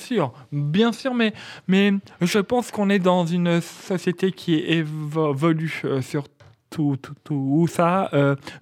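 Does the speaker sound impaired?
Yes: stuttering; stuttering since age 4, first misdiagnosed as Gilles de la Tourette, cause hypothesized as several traumas; here repeated sounds, repeated words.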